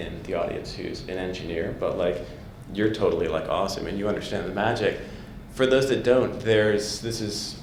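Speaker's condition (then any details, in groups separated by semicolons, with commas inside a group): No condition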